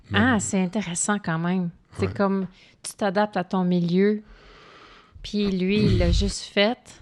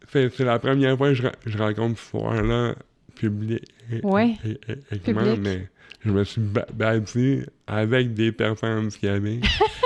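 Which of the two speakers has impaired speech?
The second: cerebral palsy; from birth, oxygen lack, legs weak, learning difficulties; physiotherapy and occupational therapy; possibly unclear speech but understandable.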